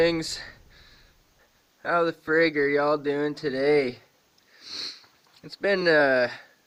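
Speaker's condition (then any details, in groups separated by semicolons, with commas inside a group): No condition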